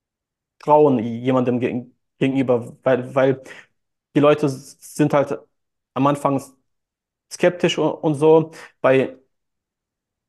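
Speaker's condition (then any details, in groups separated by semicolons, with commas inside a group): Stuttering; since childhood, hard in childhood, youth, school and nearly all speaking situations; compensates by outsourcing phone calls, social media and texting, speaks on stage; speech hangs at times, part-word repetitions; repeated sounds, repeated words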